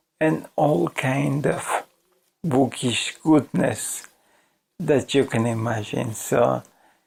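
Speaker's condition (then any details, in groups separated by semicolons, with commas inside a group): ALS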